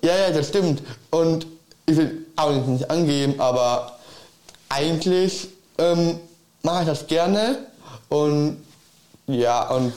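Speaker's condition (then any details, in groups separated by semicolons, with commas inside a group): Down syndrome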